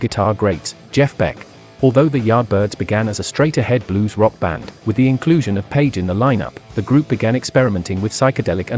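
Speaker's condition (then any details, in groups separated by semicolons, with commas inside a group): No condition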